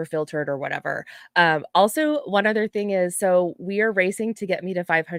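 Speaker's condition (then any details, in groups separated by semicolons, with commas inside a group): No condition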